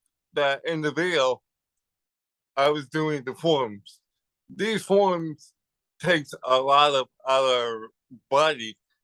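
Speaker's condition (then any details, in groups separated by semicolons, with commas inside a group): Cerebral palsy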